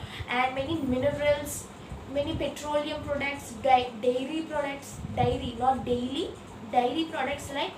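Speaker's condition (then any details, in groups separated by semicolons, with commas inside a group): No condition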